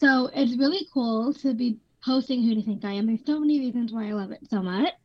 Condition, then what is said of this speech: Down syndrome. Yes, you've been very eloquent lately.